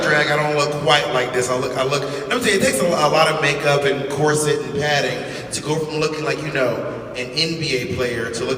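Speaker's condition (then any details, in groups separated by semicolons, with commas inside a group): No condition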